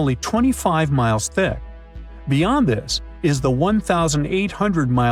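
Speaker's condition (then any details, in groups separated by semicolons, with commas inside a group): No condition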